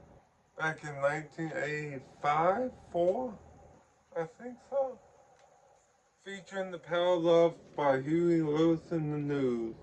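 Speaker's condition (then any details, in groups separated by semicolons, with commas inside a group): Ataxic cerebral palsy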